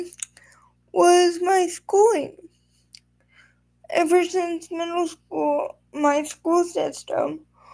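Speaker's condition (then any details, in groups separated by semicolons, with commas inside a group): Quadriplegic spastic cerebral palsy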